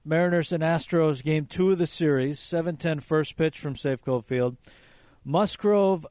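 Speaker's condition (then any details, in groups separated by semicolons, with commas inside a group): No condition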